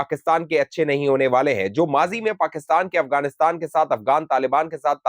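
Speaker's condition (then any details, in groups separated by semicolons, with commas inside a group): No condition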